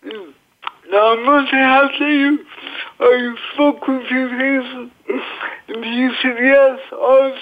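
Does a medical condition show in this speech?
Yes: cerebral palsy.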